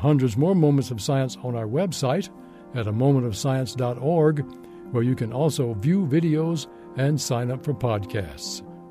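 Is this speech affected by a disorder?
No.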